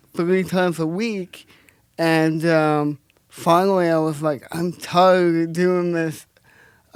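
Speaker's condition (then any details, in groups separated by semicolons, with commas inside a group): Cerebral palsy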